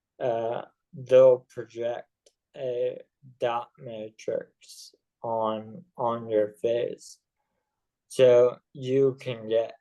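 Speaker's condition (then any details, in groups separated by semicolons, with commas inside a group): ALS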